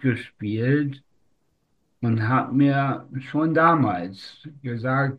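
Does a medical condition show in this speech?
Yes: spastic tetraparesis; from birth, oxygen deprivation during delivery, umbilical cord around neck, considered incurable.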